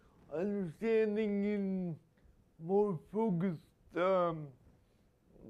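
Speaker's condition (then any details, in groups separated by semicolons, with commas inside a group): Spastic quadriplegia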